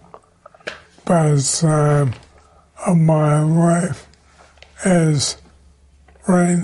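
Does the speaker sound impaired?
Yes: ALS; slower form, onset at 52 with hand weakness, diagnosed at Mount Sinai, NFL head trauma suspected; body starting to fail, treatment from Dr. Merit Sukovich, Massachusetts General, slows progression by a third; voice has lost its timbre.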